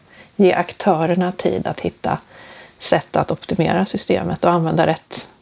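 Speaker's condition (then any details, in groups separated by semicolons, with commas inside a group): No condition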